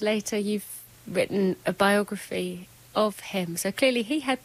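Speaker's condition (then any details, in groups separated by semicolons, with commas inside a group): No condition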